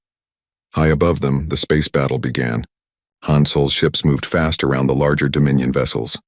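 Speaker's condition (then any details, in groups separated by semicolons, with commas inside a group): No condition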